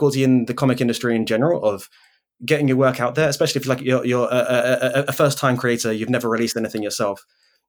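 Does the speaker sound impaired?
Yes: stutter; speech impediment; disfluent moment noted during this recording; makes recording podcasts difficult, still runs own podcast; here repeated words, prolonged sounds, blocks.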